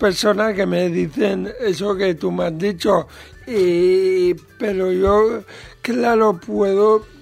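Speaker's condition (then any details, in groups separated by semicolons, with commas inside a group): Cerebral palsy; present from birth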